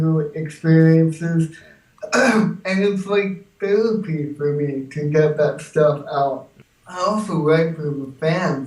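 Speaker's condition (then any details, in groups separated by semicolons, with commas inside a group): Cerebral palsy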